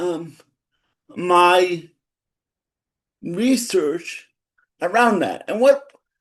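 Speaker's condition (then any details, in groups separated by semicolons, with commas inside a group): Cerebral palsy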